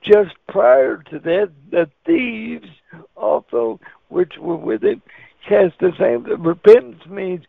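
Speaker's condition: Cerebral palsy; wheelchair user

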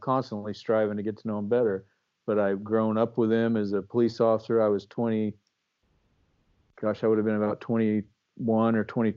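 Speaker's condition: No condition

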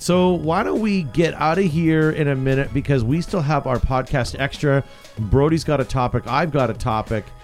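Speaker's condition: No condition

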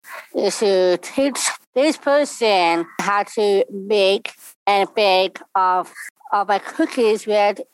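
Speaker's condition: Down syndrome; congenital

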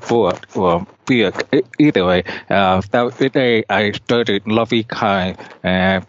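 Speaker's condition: Deafness; cannot hear well

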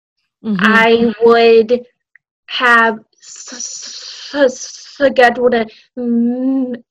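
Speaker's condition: Stuttering; childhood onset, school speech therapy since learning to talk, Lamar University clinic therapy from senior year, age 19; adult, still stutters; stutters openly; repeated sounds, prolonged sounds

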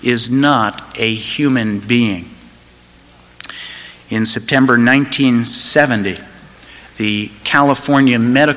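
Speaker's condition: No condition

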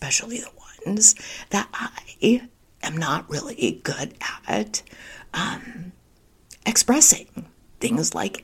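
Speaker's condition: Spasmodic dysphonia; not using Botox

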